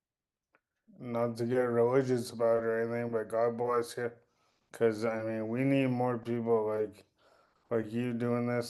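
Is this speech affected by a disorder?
Yes: cerebral palsy.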